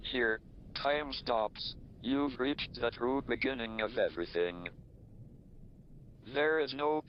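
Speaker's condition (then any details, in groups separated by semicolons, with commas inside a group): Amyotrophic lateral sclerosis, speech-generating device; uses wheelchair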